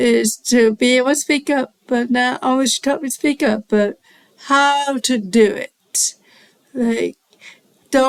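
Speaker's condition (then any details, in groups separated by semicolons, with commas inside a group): Cerebral palsy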